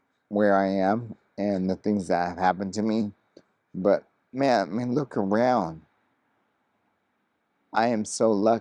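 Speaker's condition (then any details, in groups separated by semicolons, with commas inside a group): ALS; progressing; very hard to talk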